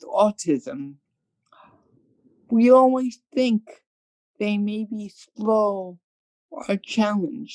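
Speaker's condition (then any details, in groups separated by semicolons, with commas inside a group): Cerebral palsy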